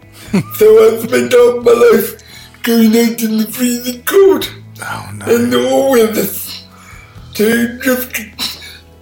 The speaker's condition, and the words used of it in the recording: Cerebral palsy. I find because my speech can take a while to catch on.